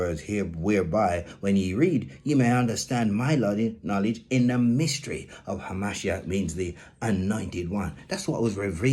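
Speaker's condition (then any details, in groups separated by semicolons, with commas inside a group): No condition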